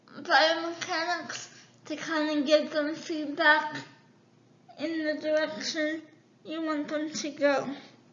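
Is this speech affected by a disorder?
Yes: cerebral palsy; affects all four limbs.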